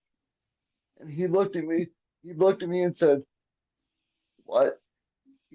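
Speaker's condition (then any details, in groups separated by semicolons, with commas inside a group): Cerebral palsy; quadriplegic from birth, brain injury from brain bleed at birth, arms and legs affected, cannot walk; relies on personal care attendants (PCAs) for getting around and daily care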